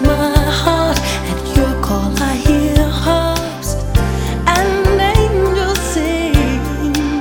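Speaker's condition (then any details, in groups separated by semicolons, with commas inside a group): No condition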